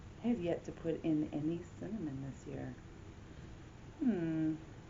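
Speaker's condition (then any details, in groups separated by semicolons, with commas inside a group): No condition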